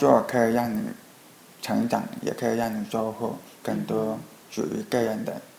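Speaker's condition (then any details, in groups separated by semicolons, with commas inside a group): Hearing impairment; Skype video calls hard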